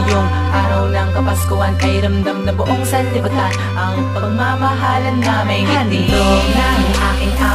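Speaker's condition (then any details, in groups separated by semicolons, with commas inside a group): No condition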